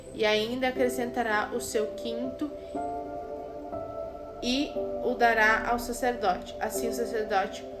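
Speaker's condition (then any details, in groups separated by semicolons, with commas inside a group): No condition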